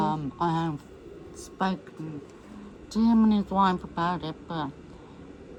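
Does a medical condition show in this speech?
Yes: MND; voice may be difficult to understand.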